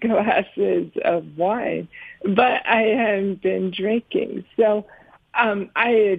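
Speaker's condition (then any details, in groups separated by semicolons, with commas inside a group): ALS; tongue affected, speaks more slowly than before, worried about voice but held up over 15 minutes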